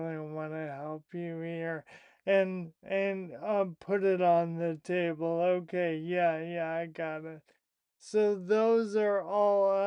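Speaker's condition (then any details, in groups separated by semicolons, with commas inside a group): Primary lateral sclerosis; upper motor neuron disease; first symptom about two years ago, speech changes almost 4 months; dysarthria, difficulty articulating, very slow speech, hard to understand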